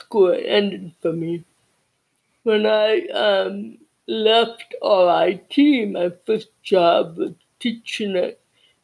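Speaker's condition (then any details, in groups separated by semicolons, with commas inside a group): Cerebral palsy; childhood speech therapy, lip reading training to improve speech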